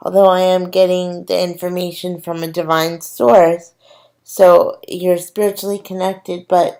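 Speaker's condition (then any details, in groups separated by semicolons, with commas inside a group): Cerebral palsy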